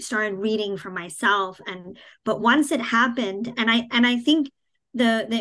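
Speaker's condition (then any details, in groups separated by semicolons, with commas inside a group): Cleft palate, cleft palate without cleft lip; health struggles continuing into adulthood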